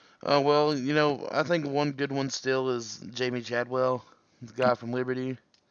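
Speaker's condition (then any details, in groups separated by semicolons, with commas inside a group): No condition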